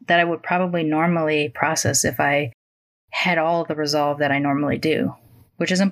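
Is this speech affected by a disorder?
No.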